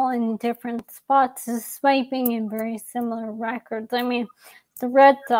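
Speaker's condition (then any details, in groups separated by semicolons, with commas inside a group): ALS; young onset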